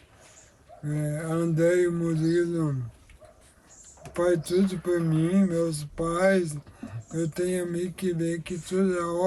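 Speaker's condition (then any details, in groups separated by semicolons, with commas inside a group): Amyotrophic lateral sclerosis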